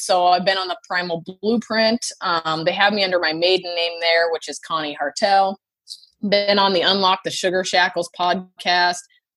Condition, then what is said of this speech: None; typical speech.